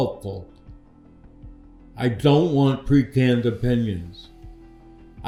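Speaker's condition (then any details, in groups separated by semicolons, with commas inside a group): Parkinson's disease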